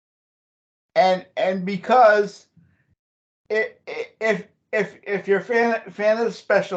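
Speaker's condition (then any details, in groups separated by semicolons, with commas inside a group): Cerebral palsy; since childhood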